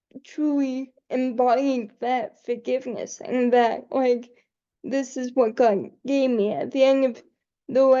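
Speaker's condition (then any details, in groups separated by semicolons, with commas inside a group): Cerebral palsy; able to articulate and speak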